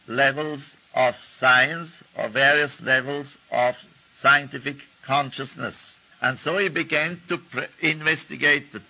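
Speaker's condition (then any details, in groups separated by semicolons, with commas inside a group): No condition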